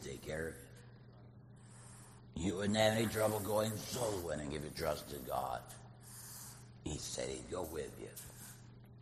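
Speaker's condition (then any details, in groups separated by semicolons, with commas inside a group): Laryngectomy; voice prosthesis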